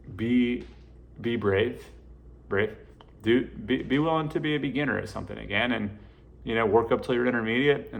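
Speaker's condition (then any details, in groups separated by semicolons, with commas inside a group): No condition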